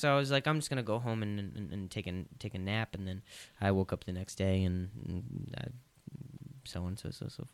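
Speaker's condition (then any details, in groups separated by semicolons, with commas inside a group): Stuttering, adult onset after concussion; concussion after softball hit throat and head hit ground, slept on concussion; began a few years ago, still stutters; previously fluent, now stutters; repeated sounds, repeated words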